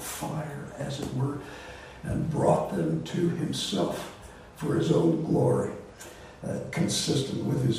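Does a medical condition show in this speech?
Yes: voice disorder; not contagious.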